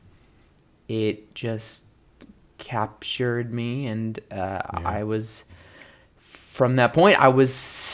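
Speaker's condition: Stuttering; no longer uses fluency techniques, stutters openly including in acting; fluent when singing, formerly word switching and circumlocution, hiding caused tension and struggle; prolonged sounds, blocks

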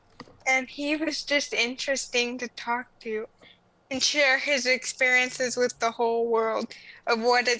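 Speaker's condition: Cerebral palsy; congenital spastic cerebral palsy

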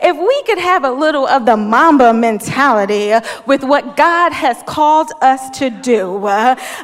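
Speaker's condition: No condition

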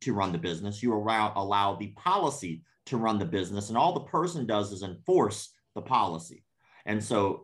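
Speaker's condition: Cleft palate; scars on face

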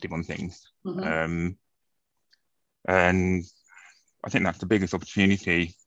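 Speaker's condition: Profound deafness, acquired from meningitis; profound deafness from meningitis at age 1.5, hearing aids in childhood, later cochlear implant with rehabilitation; cochlear implant user, big hearing loss even with implant, listening fatigue, migraine-type headaches, tiredness

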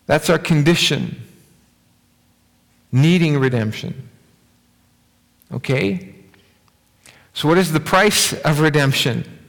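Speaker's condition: No condition

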